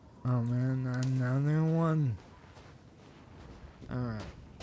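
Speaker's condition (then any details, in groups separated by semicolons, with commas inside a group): ALS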